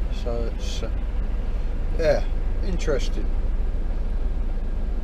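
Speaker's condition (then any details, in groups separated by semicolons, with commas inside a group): No condition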